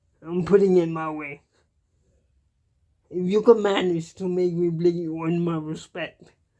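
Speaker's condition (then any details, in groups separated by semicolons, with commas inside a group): Cerebral palsy; cannot walk, uses wheelchair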